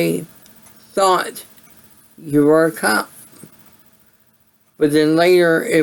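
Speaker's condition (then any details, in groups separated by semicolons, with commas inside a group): Cerebral palsy; voice sound affected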